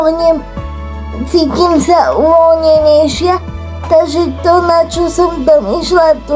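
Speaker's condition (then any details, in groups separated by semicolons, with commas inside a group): Cerebral palsy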